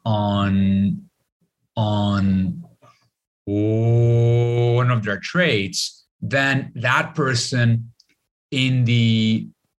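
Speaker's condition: Stutter; lifelong stutter, grew up stuttering in Lebanon, avoided speaking almost entirely for over 25 years; learned breathing technique to control stuttering, joined Toastmasters, speaks professionally, stand-up comedy; stutter may sound like internet problems, repeated fillers such as eh; repeated words, prolonged sounds, blocks

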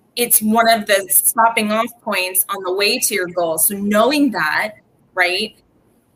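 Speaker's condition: No condition

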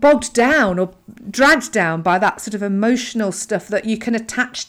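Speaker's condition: No condition

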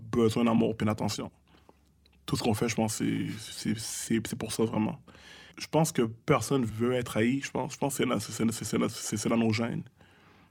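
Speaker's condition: Stuttering; childhood-onset stuttering, thought autistic as young child, spoke Creole, English and French mixed, fluent when rapping since teens; stutters in conversation, strings syllables together very fast without stopping or tripping; repeated sounds, repeated words, prolonged sounds

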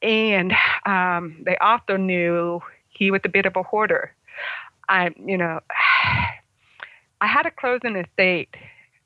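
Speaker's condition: Congenital hearing loss; about 75% hearing loss

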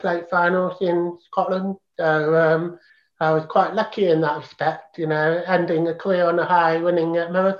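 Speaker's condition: Profound deafness, congenital profound deafness; combines lip reading and listening

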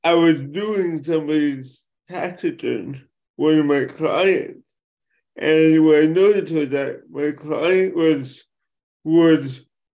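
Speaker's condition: Cerebral palsy; affects speech

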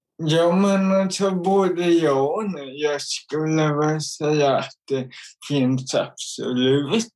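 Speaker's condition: Cerebral palsy; motor skills and balance affected

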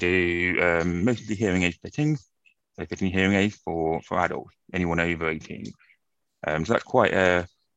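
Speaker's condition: Profound deafness, acquired from meningitis

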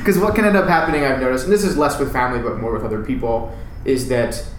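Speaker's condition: No condition

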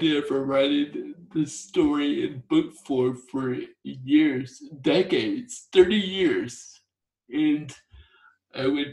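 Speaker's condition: Torsional dystonia; colon surgery

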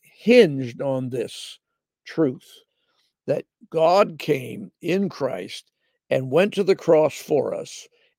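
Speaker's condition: No condition

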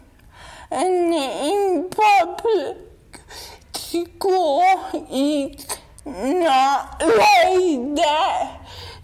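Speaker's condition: Dystonia; wheelchair user

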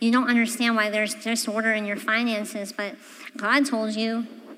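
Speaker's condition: Cleft palate; congenital

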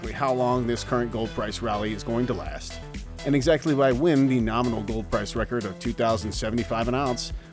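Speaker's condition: No condition

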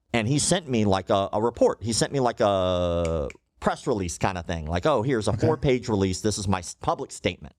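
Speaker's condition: Cleft lip and palate

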